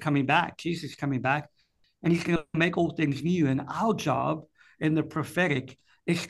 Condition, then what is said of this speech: Cleft palate. My ability to speak and my ability to hear, which are both impaired because of a physical disability